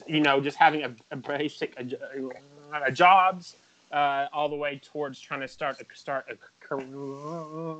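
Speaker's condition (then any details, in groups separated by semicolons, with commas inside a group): Stuttering; chronic developmental stuttering, onset about age 3 to 3.5 per parents, not outgrown, persisted into adulthood; repeated sounds, prolonged sounds, blocks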